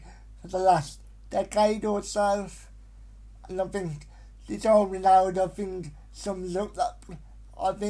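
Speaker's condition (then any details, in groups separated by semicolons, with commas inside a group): Cerebral palsy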